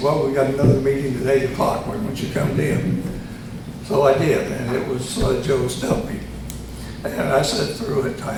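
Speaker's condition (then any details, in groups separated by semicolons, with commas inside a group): Tongue cancer surgery; both sides of tongue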